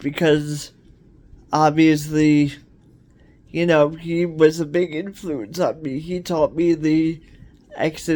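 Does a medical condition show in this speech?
Yes: cerebral palsy; cerebral palsy, wheelchair.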